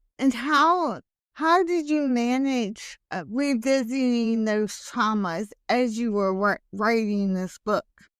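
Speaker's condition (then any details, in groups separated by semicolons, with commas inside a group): Hemiplegic cerebral palsy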